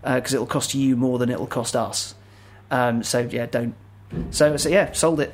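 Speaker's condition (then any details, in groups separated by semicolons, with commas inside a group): No condition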